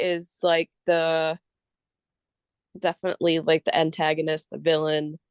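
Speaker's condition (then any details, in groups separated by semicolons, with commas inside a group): No condition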